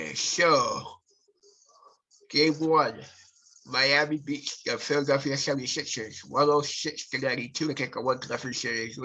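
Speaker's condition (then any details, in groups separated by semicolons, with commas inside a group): Cerebral palsy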